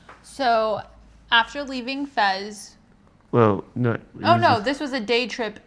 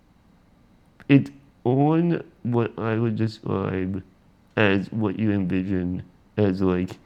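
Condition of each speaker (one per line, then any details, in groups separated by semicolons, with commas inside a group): No condition
Spinal muscular atrophy; type 2, never walked, scoliosis, spinal fusion; weak diaphragm limits projection, limited mouth movement, weak swallow, aspiration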